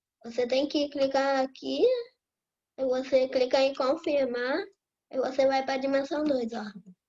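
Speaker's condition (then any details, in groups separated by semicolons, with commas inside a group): No condition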